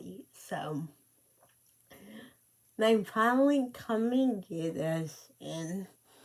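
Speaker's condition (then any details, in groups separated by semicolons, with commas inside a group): Cerebral palsy; speech affected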